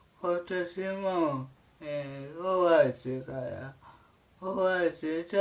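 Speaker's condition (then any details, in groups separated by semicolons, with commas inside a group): Cerebral palsy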